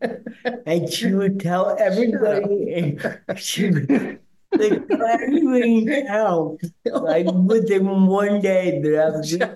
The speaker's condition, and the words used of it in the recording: Cerebral palsy. I had just gotten used to his speech impediment, which he calls his accent.